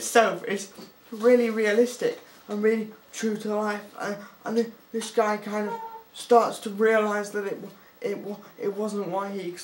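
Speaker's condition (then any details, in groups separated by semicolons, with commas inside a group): Cerebral palsy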